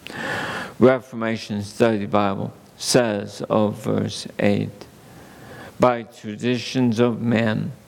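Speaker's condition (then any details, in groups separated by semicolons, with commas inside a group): ALS; under neurologist care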